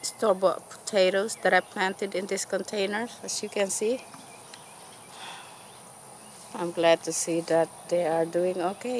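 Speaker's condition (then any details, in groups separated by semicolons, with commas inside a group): No condition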